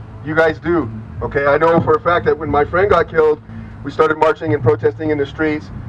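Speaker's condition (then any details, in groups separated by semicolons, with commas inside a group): No condition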